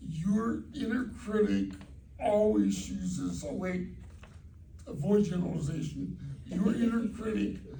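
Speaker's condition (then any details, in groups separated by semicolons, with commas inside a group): Cerebral palsy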